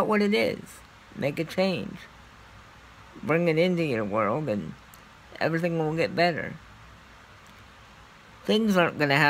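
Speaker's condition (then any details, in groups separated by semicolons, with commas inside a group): Cerebral palsy; scoliosis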